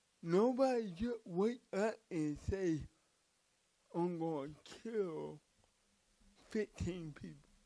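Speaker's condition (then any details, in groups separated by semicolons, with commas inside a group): Cerebral palsy; from birth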